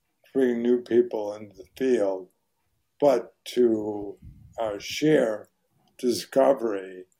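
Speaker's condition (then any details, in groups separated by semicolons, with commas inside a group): ALS; voice very hoarse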